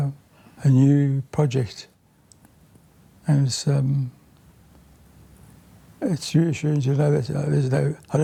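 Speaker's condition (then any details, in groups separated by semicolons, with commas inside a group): Parkinson's disease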